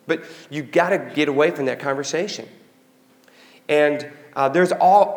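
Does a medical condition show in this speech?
No.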